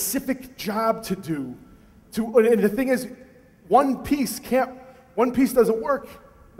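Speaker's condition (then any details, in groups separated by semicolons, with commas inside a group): No condition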